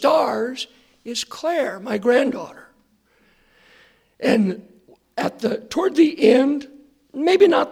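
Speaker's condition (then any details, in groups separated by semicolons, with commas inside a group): Hoarseness after vocal cord surgery; hard to hear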